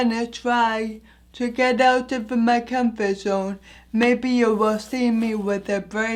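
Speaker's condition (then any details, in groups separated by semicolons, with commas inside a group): Anoxic brain injury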